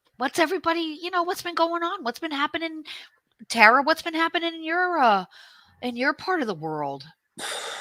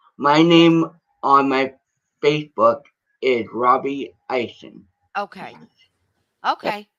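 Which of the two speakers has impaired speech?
The second: cerebral palsy.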